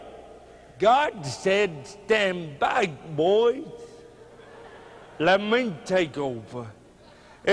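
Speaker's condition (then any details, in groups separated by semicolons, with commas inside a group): Cerebral palsy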